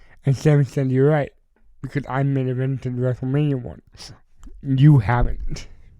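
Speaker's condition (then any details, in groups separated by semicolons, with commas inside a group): Cerebral palsy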